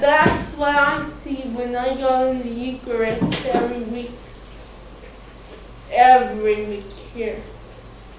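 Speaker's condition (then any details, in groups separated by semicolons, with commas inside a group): Cerebral palsy, mild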